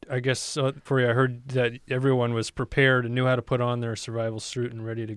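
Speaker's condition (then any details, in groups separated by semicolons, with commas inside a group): No condition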